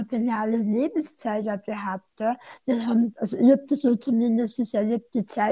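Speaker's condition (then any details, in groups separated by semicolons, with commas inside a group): Tongue cancer surgery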